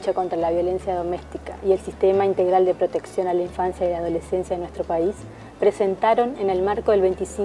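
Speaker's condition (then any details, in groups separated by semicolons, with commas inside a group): No condition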